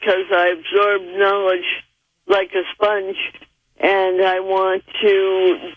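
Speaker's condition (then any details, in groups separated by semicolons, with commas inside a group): Cerebral palsy; twin sister unaffected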